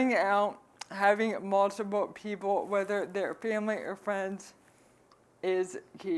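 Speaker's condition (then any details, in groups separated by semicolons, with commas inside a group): ALS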